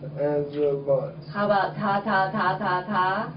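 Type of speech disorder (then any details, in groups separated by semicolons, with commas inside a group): Dysarthria; ATP1A3 rapid-onset ataxia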